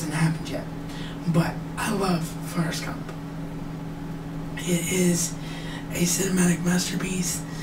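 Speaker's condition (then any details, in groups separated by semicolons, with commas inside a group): Cerebral palsy; wheelchair bound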